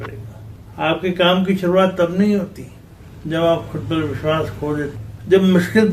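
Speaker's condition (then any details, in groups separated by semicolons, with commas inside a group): Cerebral palsy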